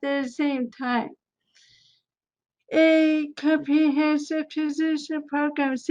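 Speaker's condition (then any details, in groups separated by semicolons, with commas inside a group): Cerebral palsy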